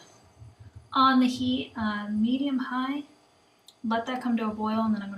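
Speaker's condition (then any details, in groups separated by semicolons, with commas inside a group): No condition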